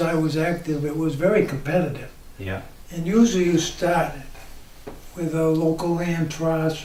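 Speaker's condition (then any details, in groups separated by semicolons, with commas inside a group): ALS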